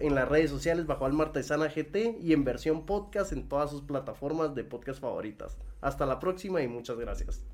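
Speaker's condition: No condition

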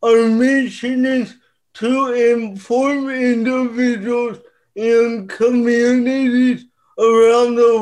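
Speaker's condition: Cerebral palsy; childhood physical therapy

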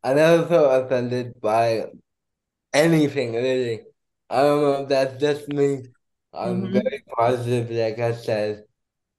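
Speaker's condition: Cerebral palsy; diagnosed at two months old, caused by cardiac arrest, heart stopped twice, physical therapy when younger

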